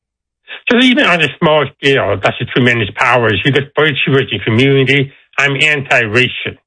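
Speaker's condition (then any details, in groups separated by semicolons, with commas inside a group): Deafness; deaf accent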